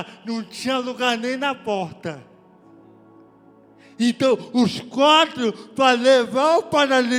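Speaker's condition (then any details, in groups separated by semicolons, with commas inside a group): Cerebral palsy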